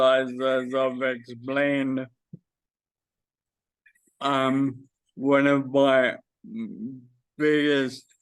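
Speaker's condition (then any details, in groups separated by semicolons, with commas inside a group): Friedreich's ataxia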